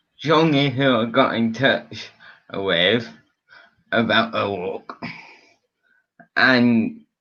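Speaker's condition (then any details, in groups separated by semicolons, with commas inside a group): Cerebral palsy; affects muscle movements; diagnosed young, tires extremely quickly; speech affected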